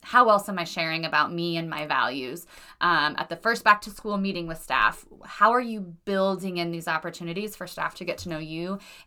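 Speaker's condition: No condition

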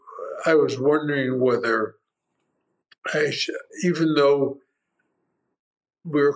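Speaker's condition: Primary lateral sclerosis, mild; upper motor neuron, asymmetric left side, two cervical laminectomies, ALS clinic care; progressive disability, doing voice exercises, can still transfer, possible pseudobulbar affect; mild dysarthria, afternoon voice fatigue for 3-4 years, voice worsening, starting difficulty swallowing liquids

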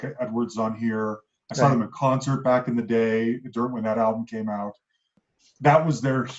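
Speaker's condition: No condition

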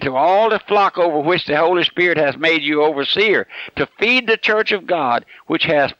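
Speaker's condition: No condition

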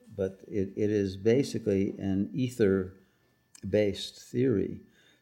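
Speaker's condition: No condition

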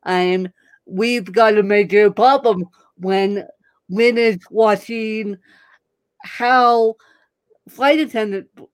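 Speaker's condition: Cerebral palsy; neurological

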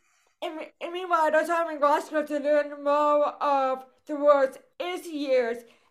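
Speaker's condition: Cerebral palsy; voice affected, speaks with accent

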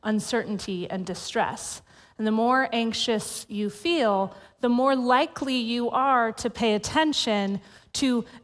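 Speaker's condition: No condition

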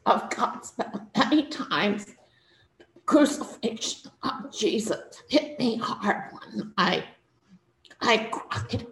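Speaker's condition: Spasmodic dysphonia; neurological, vocal cords function only in spasms; trouble speaking, unable to speak normally, voice produced in spasms

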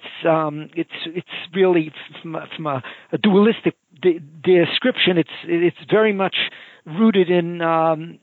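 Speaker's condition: Stuttering; stuttering since age 4, gigantic obstacle in high school; repeated sounds, repeated words, prolonged sounds, blocks

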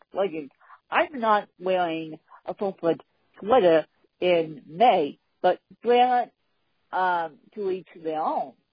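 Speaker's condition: Cerebral palsy; poor circulation and heavy sweating, in gym program with the exo

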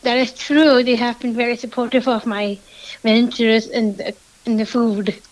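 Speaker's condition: Down syndrome

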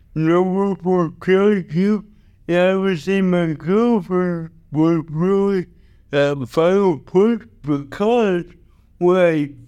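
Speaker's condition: Cerebral palsy

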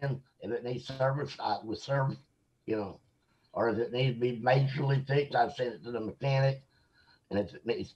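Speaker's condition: Mosaic Down syndrome; from birth, mosaic type identified about age 18, considered high functioning; age 56

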